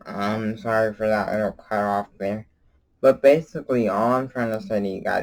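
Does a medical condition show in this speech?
Yes: cerebral palsy; from birth, wheelchair user.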